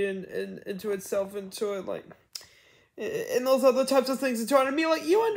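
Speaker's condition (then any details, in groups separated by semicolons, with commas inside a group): No condition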